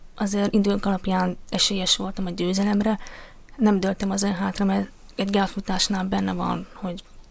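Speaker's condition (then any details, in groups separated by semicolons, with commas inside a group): Deafness; found deaf age one, hearing aid 18 months, cochlear implant 2.5, eight operations, last age eight; poor speech and vocabulary with hearing aid before implant, learned speaking in developmental lessons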